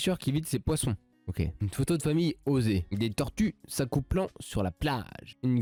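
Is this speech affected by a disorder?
No.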